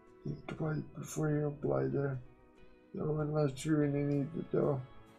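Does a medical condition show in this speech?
Yes: quadriplegic cerebral palsy; uses one hand.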